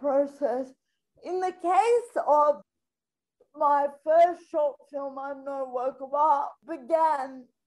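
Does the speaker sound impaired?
Yes: spastic quadriplegic cerebral palsy; full-time electric wheelchair user.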